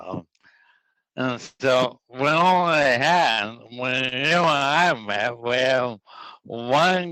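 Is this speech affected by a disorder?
Yes: ALS.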